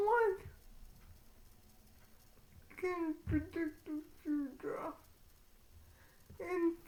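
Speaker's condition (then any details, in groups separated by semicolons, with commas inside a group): Cerebral palsy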